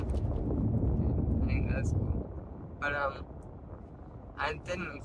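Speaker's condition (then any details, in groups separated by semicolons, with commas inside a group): Traumatic brain injury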